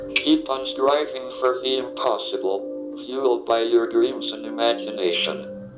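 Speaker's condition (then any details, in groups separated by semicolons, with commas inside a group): ALS, speech-generating device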